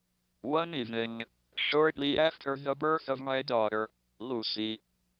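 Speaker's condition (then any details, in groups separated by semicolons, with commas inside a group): ALS, speech-generating device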